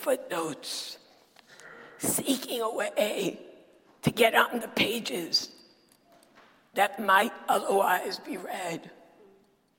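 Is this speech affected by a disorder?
Yes: dysphonia; sultry voice, not a sore throat, still preaches with this voice.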